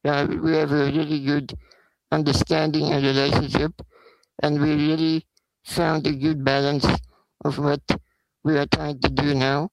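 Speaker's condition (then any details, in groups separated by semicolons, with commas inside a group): Spinal muscular atrophy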